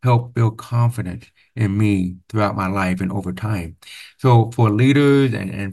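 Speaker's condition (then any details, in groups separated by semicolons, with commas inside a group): Profound hearing loss, deaf accent; noticeably different accent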